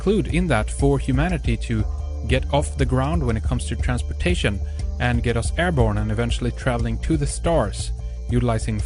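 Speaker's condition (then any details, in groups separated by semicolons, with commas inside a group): No condition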